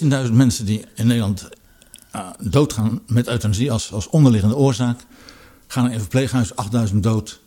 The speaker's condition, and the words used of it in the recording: Parkinson's disease. Moeilijk in elk geval dan vroeger.